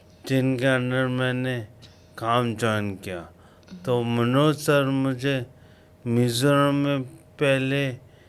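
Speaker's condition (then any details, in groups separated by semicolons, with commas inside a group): Coma after road accident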